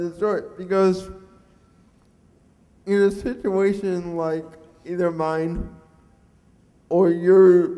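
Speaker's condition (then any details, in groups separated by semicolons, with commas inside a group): Cerebral palsy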